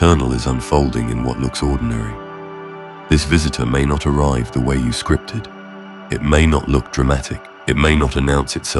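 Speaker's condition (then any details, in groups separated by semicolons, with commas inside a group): No condition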